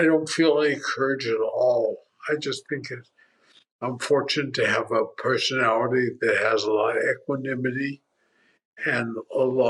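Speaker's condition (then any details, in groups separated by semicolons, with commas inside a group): Primary lateral sclerosis; tongue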